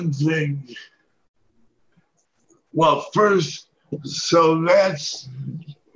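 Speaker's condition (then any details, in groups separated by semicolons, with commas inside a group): Parkinson's disease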